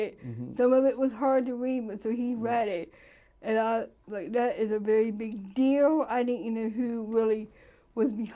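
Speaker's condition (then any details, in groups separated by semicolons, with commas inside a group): Cerebral palsy; present from birth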